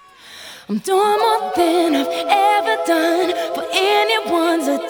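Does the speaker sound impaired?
No.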